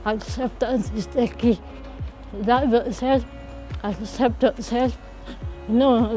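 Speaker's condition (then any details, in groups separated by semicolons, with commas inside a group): Cerebral palsy; since birth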